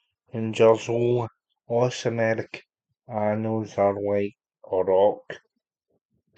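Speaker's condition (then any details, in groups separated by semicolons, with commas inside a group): Cerebral palsy; unable to walk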